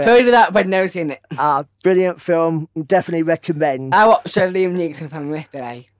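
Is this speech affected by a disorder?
Yes: Down syndrome.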